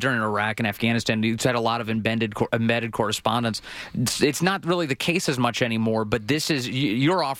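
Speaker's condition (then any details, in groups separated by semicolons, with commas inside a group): No condition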